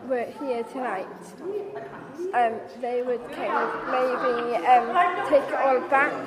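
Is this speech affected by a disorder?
Yes: Down syndrome; learning disability.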